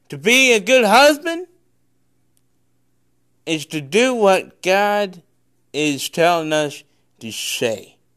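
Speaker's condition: Cerebral palsy; congenital cerebral palsy

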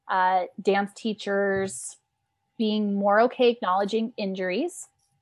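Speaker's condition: No condition

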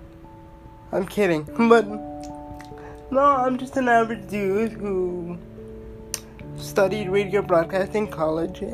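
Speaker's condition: Cerebral palsy; unable to walk

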